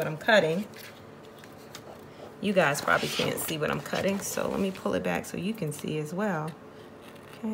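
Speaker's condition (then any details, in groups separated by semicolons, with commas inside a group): No condition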